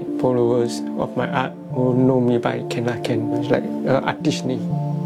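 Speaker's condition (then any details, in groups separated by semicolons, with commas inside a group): Profound and severe hearing loss; profound deafness one side, severe other side, hearing loss from age 2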